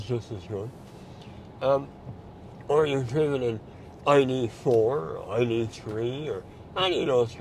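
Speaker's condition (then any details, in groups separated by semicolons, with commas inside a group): Mouth cancer surgery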